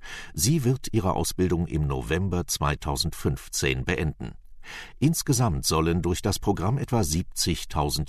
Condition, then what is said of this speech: None; typical speech.